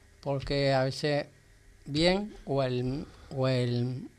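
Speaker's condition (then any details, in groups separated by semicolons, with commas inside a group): Down syndrome; self-described as 68 degrees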